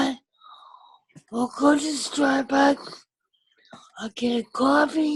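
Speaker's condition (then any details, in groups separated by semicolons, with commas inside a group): Cerebral palsy with ataxia; ataxia, tracheostomy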